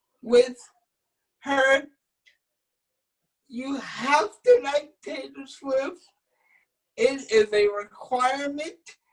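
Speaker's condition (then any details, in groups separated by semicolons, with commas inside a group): Cerebral palsy; present from birth; predicted never to speak, now speaks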